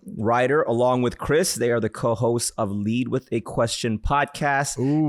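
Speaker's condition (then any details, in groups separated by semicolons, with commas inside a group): No condition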